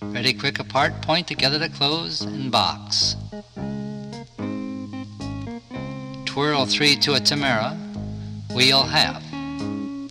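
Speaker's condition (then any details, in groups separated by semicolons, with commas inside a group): No condition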